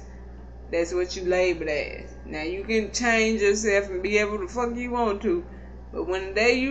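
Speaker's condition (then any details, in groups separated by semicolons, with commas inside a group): Cerebral palsy; not paralyzed, can stand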